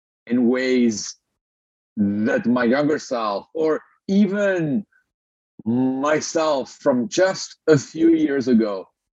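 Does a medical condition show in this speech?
Yes: stutter; stutter since birth, born and raised in Lebanon, breathing technique controls stutter to some extent, joined Toastmasters; stutters during this recording; stutter impedes speaking, long avoided speaking, breathing technique partly effective; here blocks.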